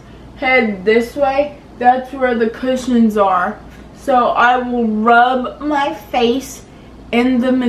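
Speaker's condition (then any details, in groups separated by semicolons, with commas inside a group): Cerebral palsy; hip osteoarthritis from cerebral palsy, service dog; teenager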